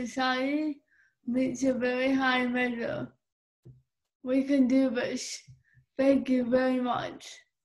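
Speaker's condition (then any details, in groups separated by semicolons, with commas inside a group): Cerebral palsy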